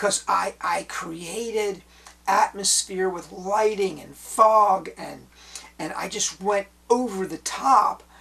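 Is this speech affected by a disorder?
No.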